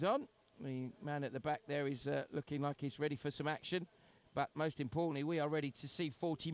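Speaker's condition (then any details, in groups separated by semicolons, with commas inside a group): No condition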